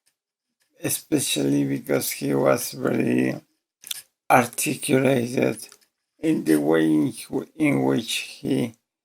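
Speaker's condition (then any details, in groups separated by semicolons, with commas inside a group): ALS; voice severely damaged, hard to understand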